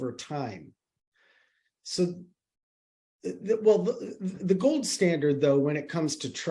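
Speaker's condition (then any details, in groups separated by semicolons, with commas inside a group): No condition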